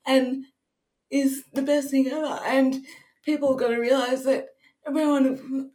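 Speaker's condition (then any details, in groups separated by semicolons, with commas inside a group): Cerebral palsy; wheelchair user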